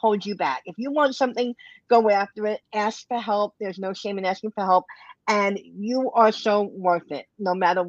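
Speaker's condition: Cleft lip and palate, bilateral

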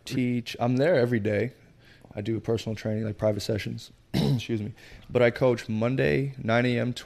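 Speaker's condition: No condition

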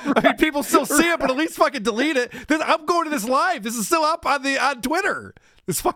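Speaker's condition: No condition

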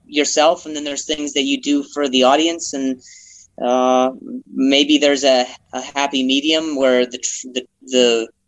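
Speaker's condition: Stutter; severe early in comedy career; voice used to be very slow, now much better; repeated words, blocks

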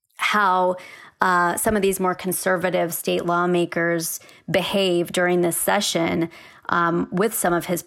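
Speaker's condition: No condition

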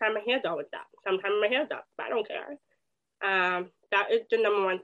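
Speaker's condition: Deafness, hard of hearing; relearned hearing

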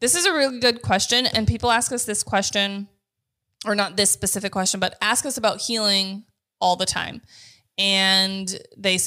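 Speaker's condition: No condition

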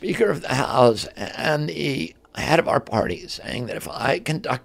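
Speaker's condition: Spasmodic dystonia; voice affected

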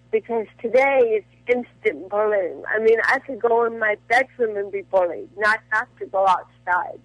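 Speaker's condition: Cerebral palsy; dependent on Botox

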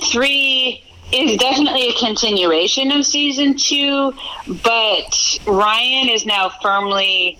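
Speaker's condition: No condition

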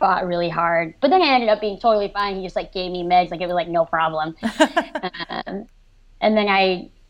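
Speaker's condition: Cleft lip and palate, severe

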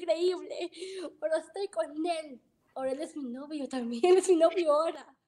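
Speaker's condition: Down syndrome; present from birth, heart surgery; about 21 years since birth, ongoing therapies

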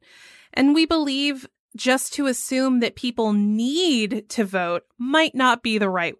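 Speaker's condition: No condition

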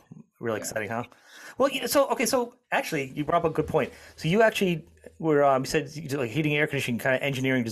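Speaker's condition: No condition

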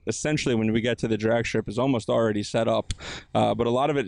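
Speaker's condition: No condition

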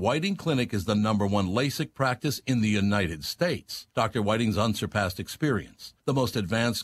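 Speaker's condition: No condition

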